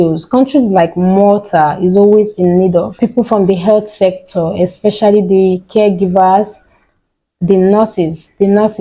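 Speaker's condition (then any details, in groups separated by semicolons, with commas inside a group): No condition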